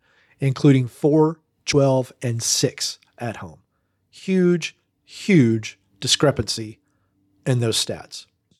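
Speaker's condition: No condition

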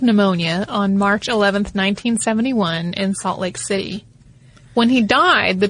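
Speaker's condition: No condition

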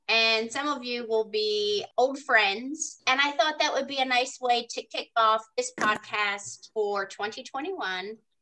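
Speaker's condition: No condition

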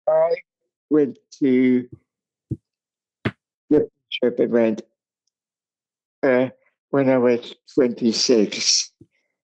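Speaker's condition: Cerebral palsy; speech impairment

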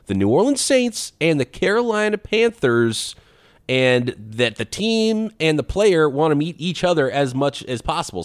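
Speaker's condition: No condition

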